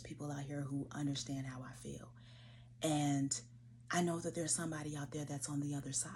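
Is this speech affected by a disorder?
No.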